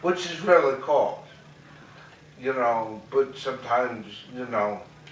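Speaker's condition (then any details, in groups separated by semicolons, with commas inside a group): Cerebral palsy, mild; mainly affects speech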